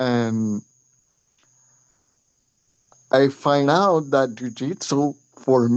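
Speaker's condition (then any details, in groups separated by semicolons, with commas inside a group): Cerebral palsy; since five months old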